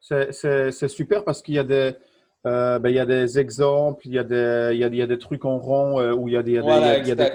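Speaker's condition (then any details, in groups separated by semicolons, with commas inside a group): No condition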